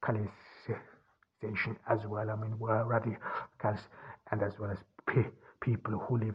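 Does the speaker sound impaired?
Yes: stuttering; cause unknown, only one in family who stutters, german mother tongue, born in austria; seen as an obstacle to recording audiobooks; here repeated sounds, prolonged sounds.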